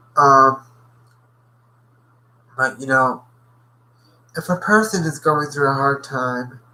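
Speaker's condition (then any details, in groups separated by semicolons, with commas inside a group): Cerebral palsy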